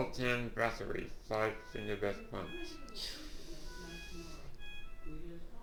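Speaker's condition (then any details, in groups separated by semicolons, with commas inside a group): Duchenne muscular dystrophy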